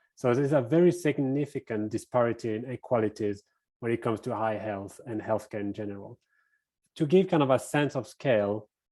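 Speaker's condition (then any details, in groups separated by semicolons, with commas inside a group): No condition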